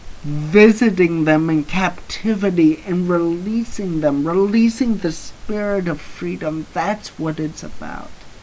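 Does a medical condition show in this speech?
Yes: cerebral palsy.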